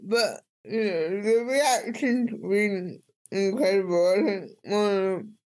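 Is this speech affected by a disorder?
Yes: cerebral palsy; speech impediment.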